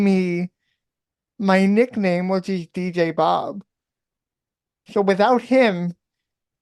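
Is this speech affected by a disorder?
Yes: cerebral palsy.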